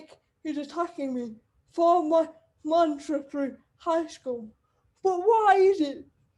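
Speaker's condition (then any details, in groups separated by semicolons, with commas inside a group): Cerebral palsy; wheelchair user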